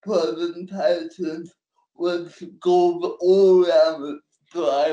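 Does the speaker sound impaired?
Yes: cerebral palsy; cerebral palsy since birth, physical disability only, manual wheelchair, support worker takes notes and types for him.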